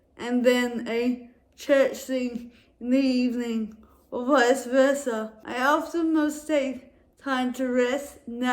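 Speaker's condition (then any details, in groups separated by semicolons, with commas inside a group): Cerebral palsy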